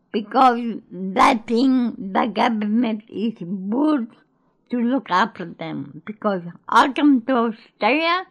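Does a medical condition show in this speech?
Yes: cerebral palsy; speech problems when young, began talking after attending Gruella school.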